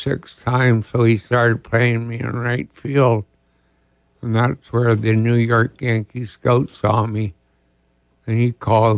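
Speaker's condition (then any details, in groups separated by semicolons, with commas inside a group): ALS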